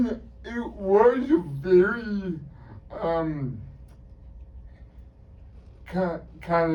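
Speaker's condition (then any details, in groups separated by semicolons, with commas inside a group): Cerebral palsy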